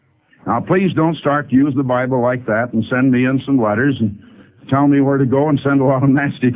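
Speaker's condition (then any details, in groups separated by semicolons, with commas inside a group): No condition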